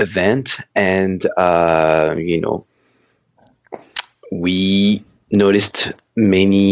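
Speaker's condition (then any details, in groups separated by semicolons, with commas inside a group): No condition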